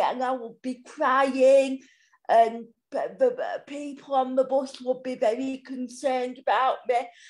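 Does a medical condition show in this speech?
Yes: cerebral palsy.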